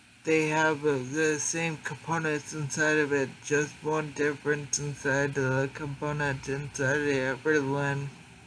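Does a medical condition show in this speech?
Yes: traumatic brain injury; car accident.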